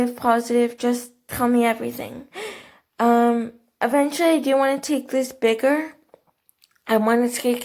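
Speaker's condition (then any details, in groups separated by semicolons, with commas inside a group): Cerebral palsy; eats, chews and swallows normally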